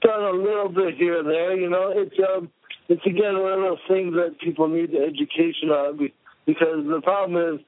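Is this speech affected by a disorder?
Yes: cerebral palsy; cannot be hidden when acting.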